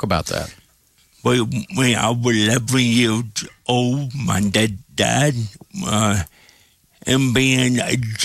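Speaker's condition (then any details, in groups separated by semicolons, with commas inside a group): Cerebral palsy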